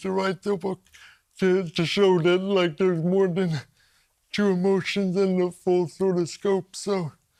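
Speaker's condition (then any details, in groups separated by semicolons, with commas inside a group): Cerebral palsy; quadriplegic cerebral palsy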